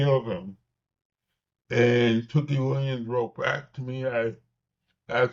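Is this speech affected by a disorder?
Yes: cerebral palsy.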